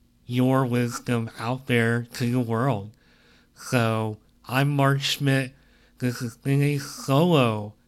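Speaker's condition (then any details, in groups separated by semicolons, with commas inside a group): Cleft lip and palate; present since birth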